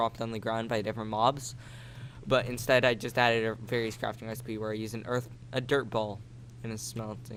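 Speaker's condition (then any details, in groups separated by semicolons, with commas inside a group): No condition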